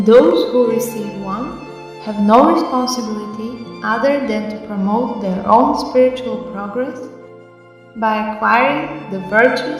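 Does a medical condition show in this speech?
No.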